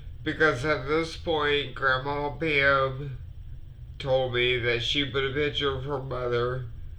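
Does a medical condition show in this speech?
Yes: multiple sclerosis.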